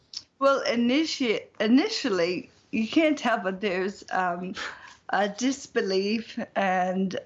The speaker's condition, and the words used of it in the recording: ALS (motor neuron disease). Even now, not being able to speak clearly, it's very humbling already.